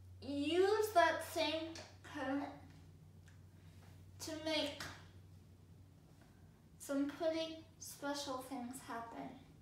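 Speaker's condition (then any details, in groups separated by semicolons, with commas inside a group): Cerebral palsy; affects all four limbs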